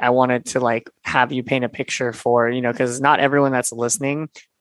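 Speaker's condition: Cleft palate and lip; congenital cleft lip and palate

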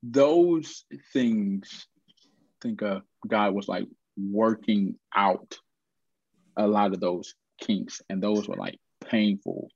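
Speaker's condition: Stuttering; lifelong stutter, aware of it from about age 4; still stutters, speaks on stage, gave TEDx Charlotte talk, speaking coach Naeem; once felt unable to make sales or phone calls; prolonged sounds

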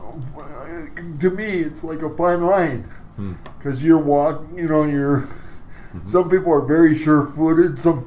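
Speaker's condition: Cerebral palsy; present from birth, uses wheelchair for mobility, cannot walk

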